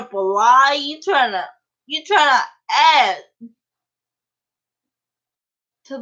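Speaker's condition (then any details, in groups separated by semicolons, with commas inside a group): Cerebral palsy; uses a wheelchair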